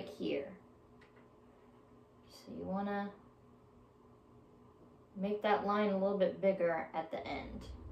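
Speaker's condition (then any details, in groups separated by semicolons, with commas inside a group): No condition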